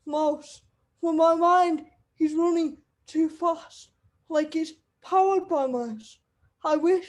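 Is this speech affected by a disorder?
Yes: cerebral palsy; wheelchair user.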